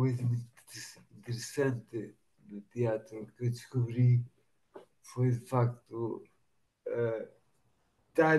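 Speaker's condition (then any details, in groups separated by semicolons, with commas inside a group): Machado-Joseph disease (sca3)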